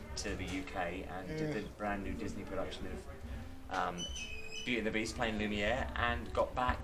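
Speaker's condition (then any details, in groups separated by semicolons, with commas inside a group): No condition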